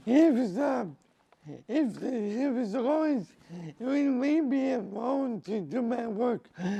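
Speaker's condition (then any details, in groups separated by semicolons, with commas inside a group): Cerebral palsy; from birth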